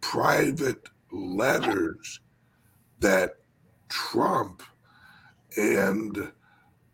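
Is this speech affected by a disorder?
Yes: stutter; self-described speech impediment, adult man; here blocks.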